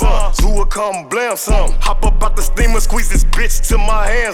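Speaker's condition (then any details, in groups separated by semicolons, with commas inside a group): No condition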